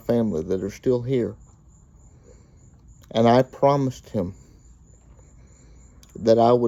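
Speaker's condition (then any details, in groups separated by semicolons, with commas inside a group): Cerebral palsy; reports speaking clearly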